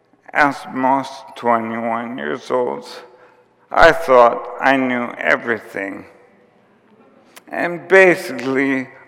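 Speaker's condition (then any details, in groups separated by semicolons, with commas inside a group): ALS; onset with tiredness and clumsiness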